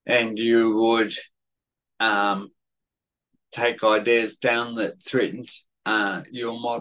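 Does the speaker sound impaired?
Yes: cerebellar atrophy; said to be genetic, significant environmental component, affects speech and balance, worse when tired or stressed; speech a little worse than usual today.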